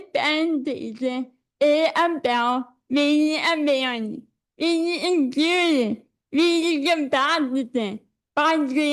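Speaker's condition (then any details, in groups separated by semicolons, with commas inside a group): Cerebral palsy; speech affected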